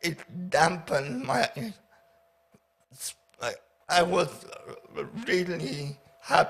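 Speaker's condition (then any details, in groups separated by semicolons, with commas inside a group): Paraplegia with essential tremor; chronic, with essential tremor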